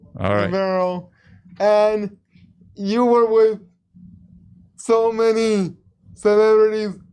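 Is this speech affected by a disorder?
Yes: cerebral palsy.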